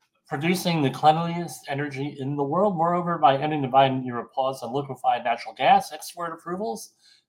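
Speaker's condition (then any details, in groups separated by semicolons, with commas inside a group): Bilateral cleft lip and palate; from birth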